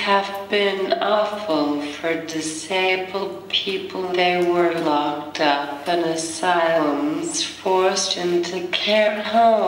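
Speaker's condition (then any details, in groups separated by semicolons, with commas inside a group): Cerebral palsy; diagnosed at age one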